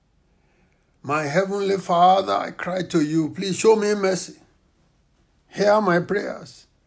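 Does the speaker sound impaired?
No.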